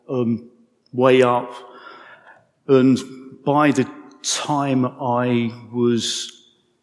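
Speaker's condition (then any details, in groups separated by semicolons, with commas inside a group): Stammer; prolonged sounds, blocks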